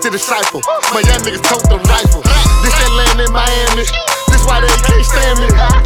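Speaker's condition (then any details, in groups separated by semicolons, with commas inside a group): No condition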